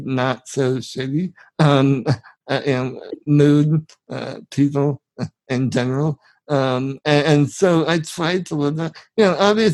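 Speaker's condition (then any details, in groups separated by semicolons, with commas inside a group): Spinal muscular atrophy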